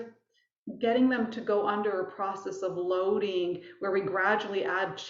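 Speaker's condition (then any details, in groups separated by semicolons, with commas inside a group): No condition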